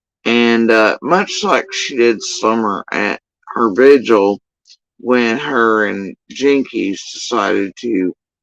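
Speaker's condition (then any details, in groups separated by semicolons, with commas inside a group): Facial paralysis after surgery; tongue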